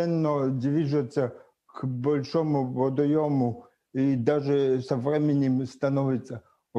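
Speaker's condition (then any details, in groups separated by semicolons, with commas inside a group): Cerebral palsy; wheelchair, spasticity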